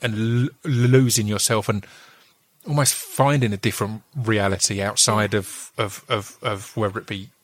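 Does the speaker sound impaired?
Yes: stutter; never stuttered when performing until last tour, then stuttered on parts of one vulnerable song; here repeated words, prolonged sounds.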